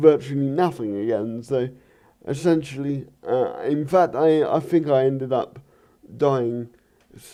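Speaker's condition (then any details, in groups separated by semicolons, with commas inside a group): Cerebral palsy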